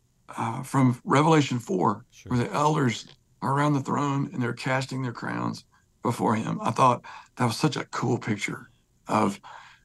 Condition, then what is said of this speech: Spasmodic dysphonia. It's not as hard to sing, but the more I talk, I start getting more hoarse.